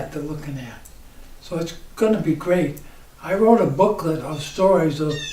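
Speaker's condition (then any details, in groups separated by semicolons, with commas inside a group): ALS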